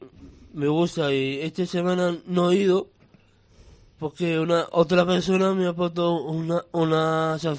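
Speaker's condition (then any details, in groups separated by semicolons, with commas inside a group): Down syndrome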